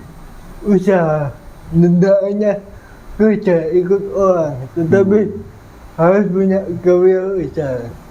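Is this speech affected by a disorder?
Yes: cerebral palsy; physical disability, birth complications; present since birth.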